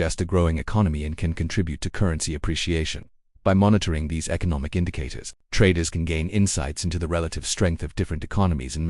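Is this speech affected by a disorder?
No.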